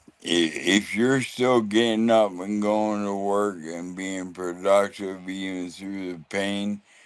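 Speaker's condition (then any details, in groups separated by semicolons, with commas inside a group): ALS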